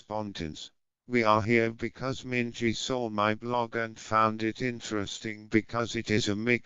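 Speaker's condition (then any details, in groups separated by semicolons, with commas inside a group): Bulbar onset motor neurone disease, speech-generating device; bulbar onset, tongue, lips, mouth, throat muscles affected; about two years since onset, weakening balance and strength, tube-fed; cannot speak, uses synthetic voice from recorded phrases, no oral eating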